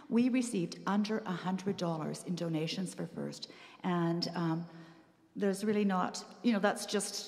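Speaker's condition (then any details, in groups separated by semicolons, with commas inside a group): No condition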